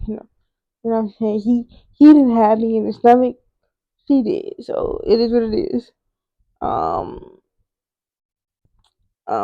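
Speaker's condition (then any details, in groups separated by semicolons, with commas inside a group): Cerebral palsy; wheelchair user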